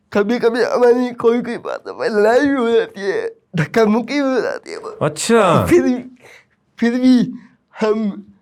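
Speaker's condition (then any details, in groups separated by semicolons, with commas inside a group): Cerebral palsy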